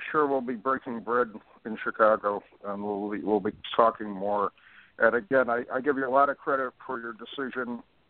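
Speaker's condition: No condition

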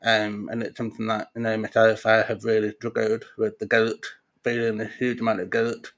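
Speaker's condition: Profound deafness; talks despite consultant predicting no speech and need for sign language

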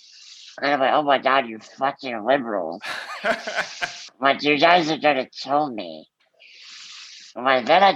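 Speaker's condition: Muscular dystrophy; diagnosed at 4

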